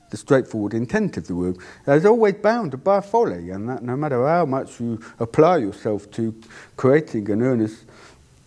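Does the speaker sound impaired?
Yes: deafness; cannot hear own voice.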